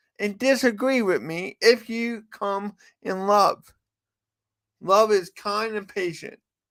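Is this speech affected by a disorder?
Yes: cerebral palsy; from birth.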